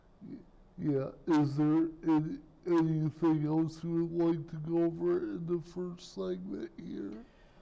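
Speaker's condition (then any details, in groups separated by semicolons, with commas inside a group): Cerebral palsy; present from birth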